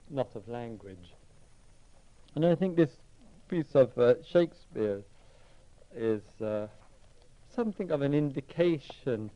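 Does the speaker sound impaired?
No.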